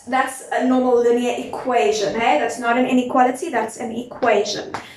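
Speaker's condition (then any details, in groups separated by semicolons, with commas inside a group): No condition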